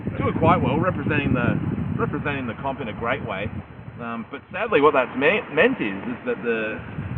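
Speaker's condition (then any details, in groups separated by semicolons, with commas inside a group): No condition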